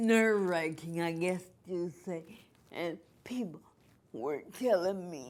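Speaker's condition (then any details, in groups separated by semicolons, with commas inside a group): Cerebral palsy; cerebral palsy, from birth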